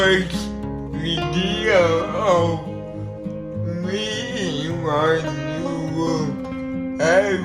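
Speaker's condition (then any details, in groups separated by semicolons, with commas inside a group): Cerebral palsy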